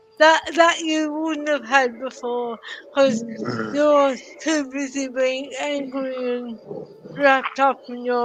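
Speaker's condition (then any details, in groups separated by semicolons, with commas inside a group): Cerebral palsy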